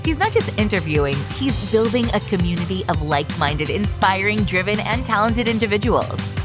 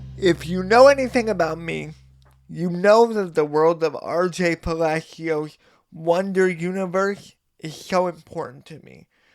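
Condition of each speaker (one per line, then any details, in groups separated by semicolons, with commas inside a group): No condition
Cerebral palsy; born three months premature, from birth, non-progressive; voice sometimes sounds childlike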